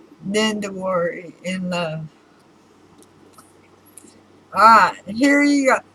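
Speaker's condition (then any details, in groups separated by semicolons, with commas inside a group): Throat cancer radiation damage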